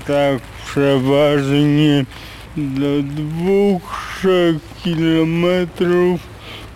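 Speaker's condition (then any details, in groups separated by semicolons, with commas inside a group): Aphasia; acquired after accident, severe brain injury, prolonged unconsciousness, 1% survival odds, whole body paralysed after waking; age 39, right-sided weakness, walks with crutch, pool treatments at Lądek-Zdrój, earlier rehabilitation in Konstancin; no speech for about five years after regaining consciousness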